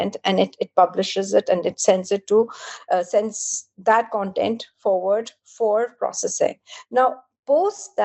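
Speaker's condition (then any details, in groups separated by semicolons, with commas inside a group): No condition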